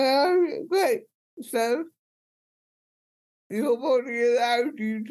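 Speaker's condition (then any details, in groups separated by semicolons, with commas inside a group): Cerebral palsy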